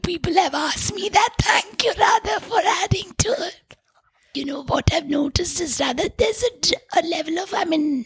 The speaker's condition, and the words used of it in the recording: Tracheostomy. See, I have to use a finger. I have to block this hole and only then there's audibility.